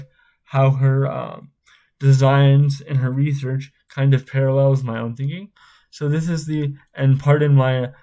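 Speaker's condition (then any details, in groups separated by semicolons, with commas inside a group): Spastic cerebral palsy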